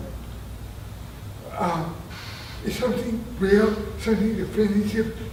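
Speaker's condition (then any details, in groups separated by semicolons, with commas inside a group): Traumatic brain injury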